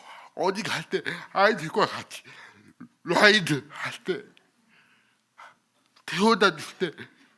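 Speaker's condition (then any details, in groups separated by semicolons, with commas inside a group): Cerebral palsy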